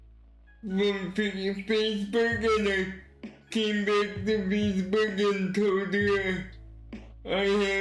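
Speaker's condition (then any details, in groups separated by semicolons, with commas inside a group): Cerebral palsy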